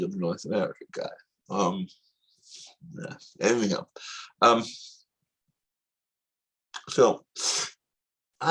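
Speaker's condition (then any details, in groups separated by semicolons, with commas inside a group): Tongue cancer surgery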